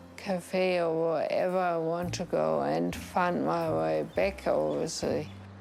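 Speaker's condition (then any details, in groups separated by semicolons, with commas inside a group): Severe traumatic brain injury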